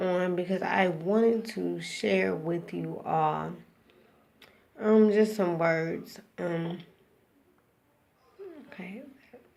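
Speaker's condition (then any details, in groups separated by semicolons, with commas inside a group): Cerebral palsy, spastic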